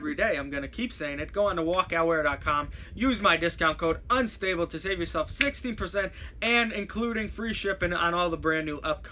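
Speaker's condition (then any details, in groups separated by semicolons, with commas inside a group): No condition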